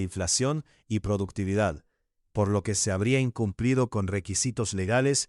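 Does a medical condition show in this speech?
No.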